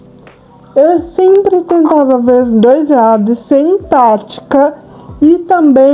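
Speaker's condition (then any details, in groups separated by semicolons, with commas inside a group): Cerebral palsy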